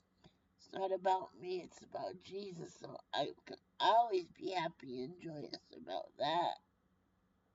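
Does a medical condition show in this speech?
Yes: brain injury.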